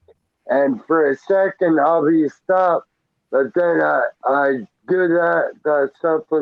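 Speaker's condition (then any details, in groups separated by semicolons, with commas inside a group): Traumatic brain injury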